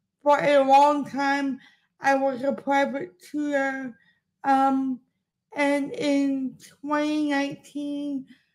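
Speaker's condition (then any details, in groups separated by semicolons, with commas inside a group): Cerebral palsy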